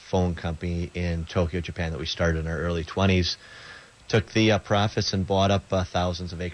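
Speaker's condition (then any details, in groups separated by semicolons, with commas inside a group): No condition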